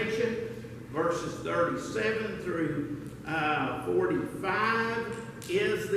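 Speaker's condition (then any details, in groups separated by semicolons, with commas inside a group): No condition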